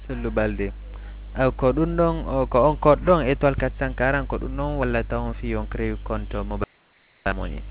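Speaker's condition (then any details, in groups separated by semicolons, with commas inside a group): No condition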